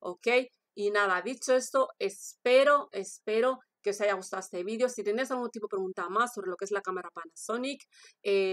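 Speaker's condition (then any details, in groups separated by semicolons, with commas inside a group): No condition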